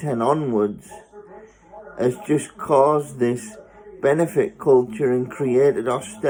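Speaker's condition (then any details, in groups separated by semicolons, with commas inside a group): Spastic cerebral palsy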